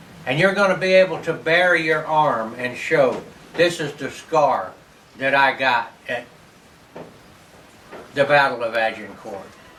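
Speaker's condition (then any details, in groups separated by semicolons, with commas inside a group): No condition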